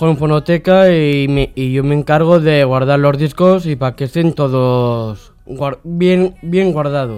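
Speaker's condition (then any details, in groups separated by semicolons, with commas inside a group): Down syndrome; genetic condition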